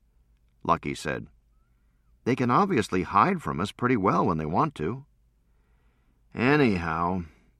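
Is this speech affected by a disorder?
No.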